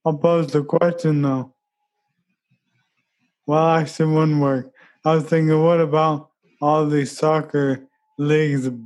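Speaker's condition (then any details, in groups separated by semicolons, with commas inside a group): ALS; uses wheelchair-specific running chair pushed by friend Bobby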